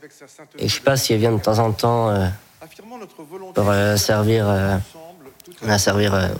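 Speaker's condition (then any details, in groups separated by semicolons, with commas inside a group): Trisomy 21; gave a speech on inclusion at the European Parliament, answers questions live on air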